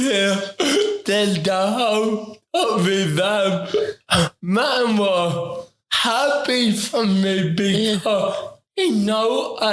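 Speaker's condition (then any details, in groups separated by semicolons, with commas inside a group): Ataxic cerebral palsy; affects talking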